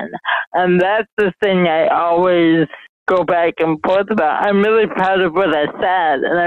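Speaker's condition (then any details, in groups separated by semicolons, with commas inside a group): Mild cerebral palsy; speech affected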